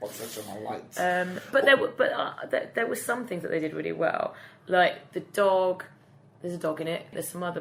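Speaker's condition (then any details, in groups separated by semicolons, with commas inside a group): No condition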